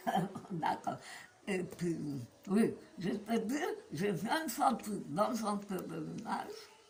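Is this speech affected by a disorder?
Yes: meige syndrome.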